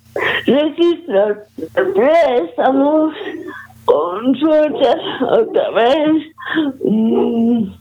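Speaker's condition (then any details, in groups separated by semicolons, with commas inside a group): Cerebral palsy; some difficulty speaking, still able to speak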